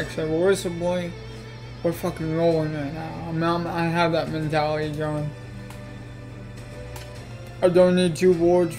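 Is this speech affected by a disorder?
Yes: cerebral palsy; affects legs.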